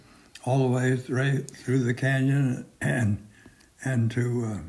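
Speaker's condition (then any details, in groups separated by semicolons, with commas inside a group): Parkinson's; severe, says unable to move anything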